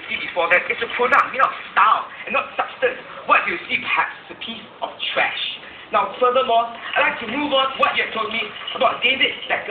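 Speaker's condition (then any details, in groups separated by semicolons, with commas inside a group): No condition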